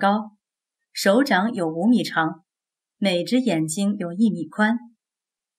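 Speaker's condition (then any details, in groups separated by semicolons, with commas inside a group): No condition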